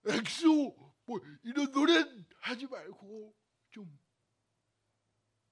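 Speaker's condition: Cerebral palsy; two surgeries upcoming

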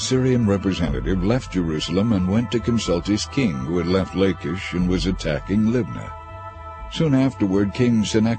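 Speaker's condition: No condition

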